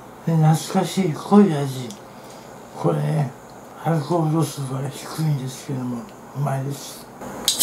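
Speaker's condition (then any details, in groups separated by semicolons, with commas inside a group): Tongue cancer, partial glossectomy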